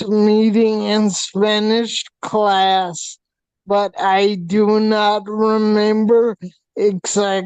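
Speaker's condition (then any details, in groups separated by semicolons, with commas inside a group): Hydrocephalus with shunt failure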